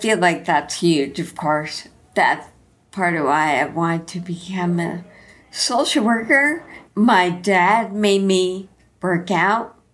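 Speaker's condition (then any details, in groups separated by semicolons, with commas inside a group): Friedreich's ataxia; slurred speech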